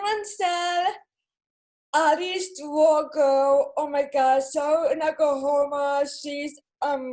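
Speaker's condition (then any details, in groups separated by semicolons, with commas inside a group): Cerebral palsy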